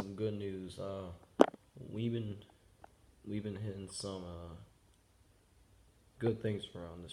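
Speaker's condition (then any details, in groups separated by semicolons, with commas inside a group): No condition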